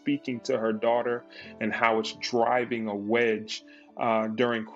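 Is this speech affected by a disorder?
No.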